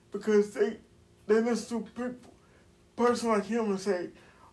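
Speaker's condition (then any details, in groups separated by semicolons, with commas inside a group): Cerebral palsy; uses wheelchair, age 42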